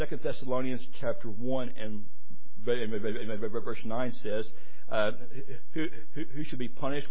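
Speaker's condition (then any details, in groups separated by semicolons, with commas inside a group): Stuttering; speech worse when really tired; repeated sounds, blocks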